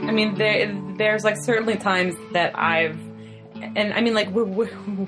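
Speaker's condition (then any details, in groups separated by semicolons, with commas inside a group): Stuttering; stutters a lot, prefers stuttering confidently over voluntary stuttering; real stuttering at show opening, start of show feels like pressure, stutters through it; usually stutters on show opening, always genuine not voluntary; repeated sounds, prolonged sounds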